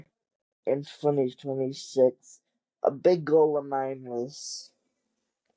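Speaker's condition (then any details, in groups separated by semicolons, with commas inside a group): Cerebral palsy; wheelchair user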